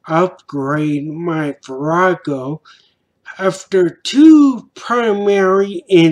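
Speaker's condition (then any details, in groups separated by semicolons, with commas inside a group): Traumatic brain injury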